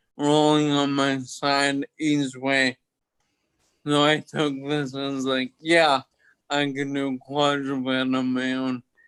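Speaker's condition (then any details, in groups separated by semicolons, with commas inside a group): Toxic leukoencephalopathy, locked-in syndrome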